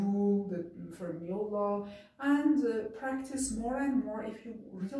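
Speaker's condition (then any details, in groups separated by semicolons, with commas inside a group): No condition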